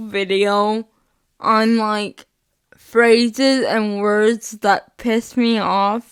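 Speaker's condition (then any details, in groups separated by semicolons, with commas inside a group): Spastic cerebral palsy, mixed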